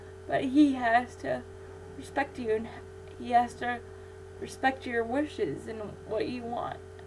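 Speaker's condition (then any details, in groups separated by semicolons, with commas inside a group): Cerebral palsy; infant ventilator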